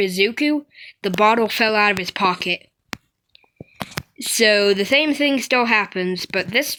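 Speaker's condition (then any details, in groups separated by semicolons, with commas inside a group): No condition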